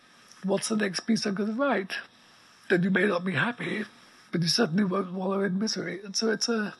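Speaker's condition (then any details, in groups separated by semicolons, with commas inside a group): ALS; immobile for hours on end, pump sets breathing rate, writes by dictation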